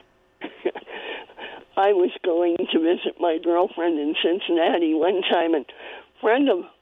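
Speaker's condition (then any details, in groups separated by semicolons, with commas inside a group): Cleft palate; congenital cleft palate, spoon-fed in early childhood around age three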